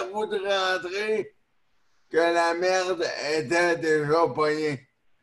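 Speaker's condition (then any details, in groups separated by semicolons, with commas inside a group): Neonatal cerebral palsy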